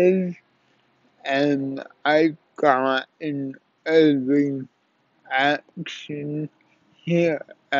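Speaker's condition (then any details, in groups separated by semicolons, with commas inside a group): Cerebral palsy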